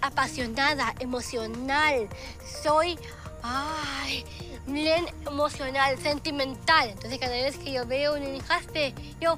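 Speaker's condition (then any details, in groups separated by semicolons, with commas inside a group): Down syndrome; short limbs, small hands and feet, short arms, short neck and torso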